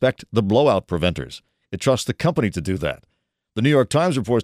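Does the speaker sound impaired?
No.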